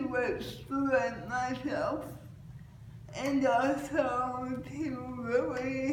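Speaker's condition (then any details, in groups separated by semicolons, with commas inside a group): Cerebral palsy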